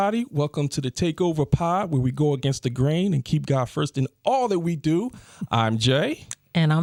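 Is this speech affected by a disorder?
No.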